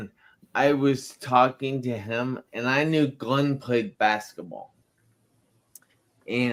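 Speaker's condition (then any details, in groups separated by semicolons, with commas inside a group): Traumatic brain injury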